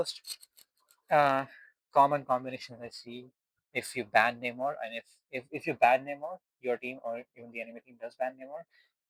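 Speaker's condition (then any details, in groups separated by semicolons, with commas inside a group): No condition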